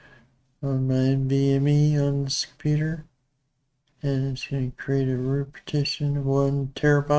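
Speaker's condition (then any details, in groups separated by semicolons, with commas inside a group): Parkinson's disease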